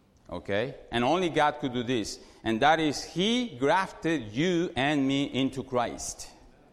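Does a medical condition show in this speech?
No.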